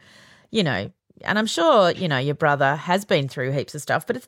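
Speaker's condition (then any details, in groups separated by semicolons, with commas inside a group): No condition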